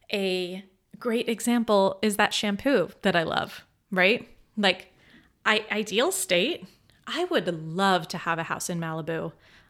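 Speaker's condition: No condition

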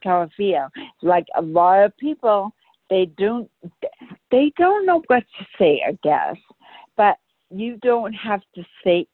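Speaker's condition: Brain aneurysm rupture; sounds different than before

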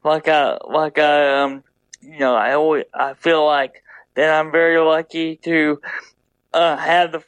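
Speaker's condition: Double hemiplegia cerebral palsy

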